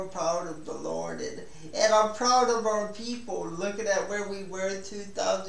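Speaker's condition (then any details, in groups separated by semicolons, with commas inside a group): Spastic cerebral palsy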